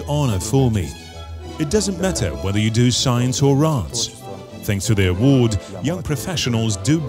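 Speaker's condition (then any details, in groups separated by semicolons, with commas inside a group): No condition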